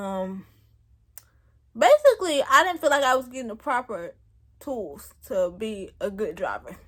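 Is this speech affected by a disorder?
Yes: cerebral palsy; present since birth.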